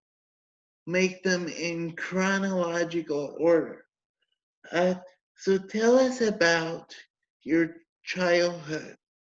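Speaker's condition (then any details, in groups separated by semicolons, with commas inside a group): Cerebral palsy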